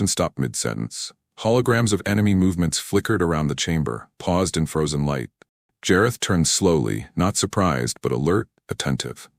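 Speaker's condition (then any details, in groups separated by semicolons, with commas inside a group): No condition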